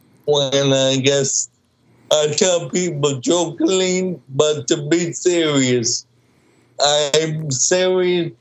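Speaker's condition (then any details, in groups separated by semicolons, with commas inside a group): Cerebral palsy, mild; light case, muscles weak but working, cognition unaffected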